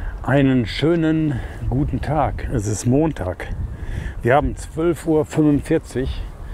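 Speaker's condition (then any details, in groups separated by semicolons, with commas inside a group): No condition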